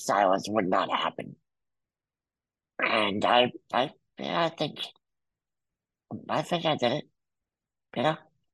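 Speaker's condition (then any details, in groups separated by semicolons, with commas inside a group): Muscular dystrophy; congenital, wheelchair user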